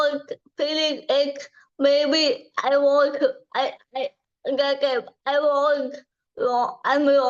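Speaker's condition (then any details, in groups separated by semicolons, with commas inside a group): Cerebral palsy; from birth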